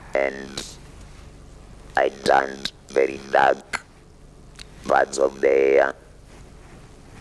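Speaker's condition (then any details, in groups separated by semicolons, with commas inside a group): Laryngectomy for throat cancer; hoarse voice first, lost voice, speaks with neck device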